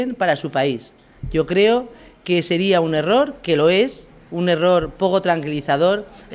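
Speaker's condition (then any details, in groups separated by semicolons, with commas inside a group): No condition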